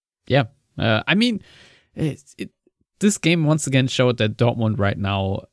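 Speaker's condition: No condition

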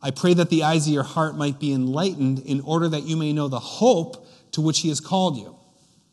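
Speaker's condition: No condition

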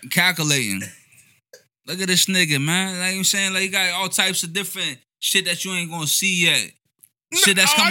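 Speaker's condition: No condition

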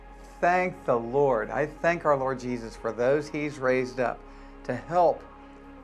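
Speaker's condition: No condition

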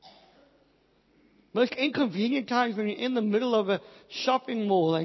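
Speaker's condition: Cleft palate, Pierre Robin syndrome

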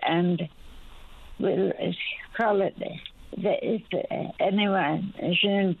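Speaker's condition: Speech impediment after stroke, mild

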